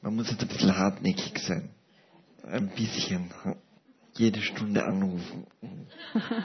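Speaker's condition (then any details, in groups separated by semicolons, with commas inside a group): Paralysis with ventilator dependence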